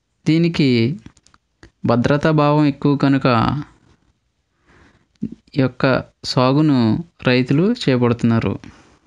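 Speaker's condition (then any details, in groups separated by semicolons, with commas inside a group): No condition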